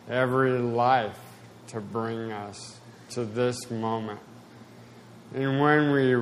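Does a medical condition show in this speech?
Yes: spasticity, mild; drug affects speech a little, may sound draggy.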